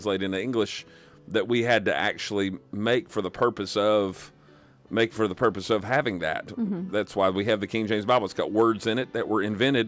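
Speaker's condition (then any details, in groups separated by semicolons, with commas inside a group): No condition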